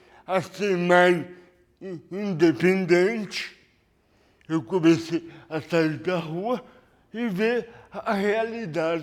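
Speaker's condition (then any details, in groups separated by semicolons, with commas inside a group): Cerebral palsy; lack of oxygen at birth, premature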